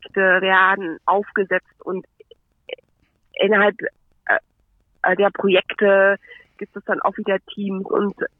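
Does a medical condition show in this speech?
Yes: stuttering; always present, early self-help involvement, learned open handling of stuttering there; currently fairly fluent phase, audible in recording; gets stuck at times, speaking takes longer, more frequent when speaking to groups, hardest in English online seminars; here blocks.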